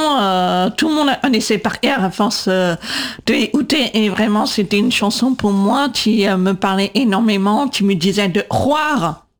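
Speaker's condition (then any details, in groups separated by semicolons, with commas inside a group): Congenital deafness, profound, from congenital CMV, severe; congenital cytomegalovirus, implants left 8.5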